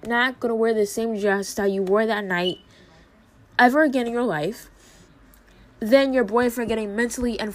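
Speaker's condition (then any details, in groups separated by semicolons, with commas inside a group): No condition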